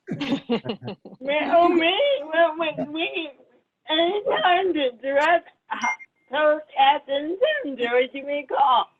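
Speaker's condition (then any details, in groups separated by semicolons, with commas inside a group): Cerebral palsy; not breathing at birth, affects motor control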